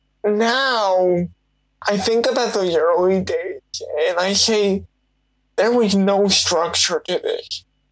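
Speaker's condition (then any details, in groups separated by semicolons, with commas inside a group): Cerebral palsy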